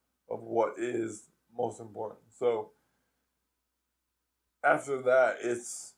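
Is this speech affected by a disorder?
Yes: ALS; diagnosed after progressive weakness and drop in football performance.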